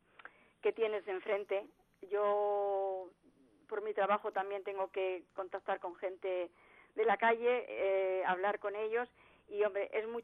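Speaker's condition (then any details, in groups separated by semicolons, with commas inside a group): No condition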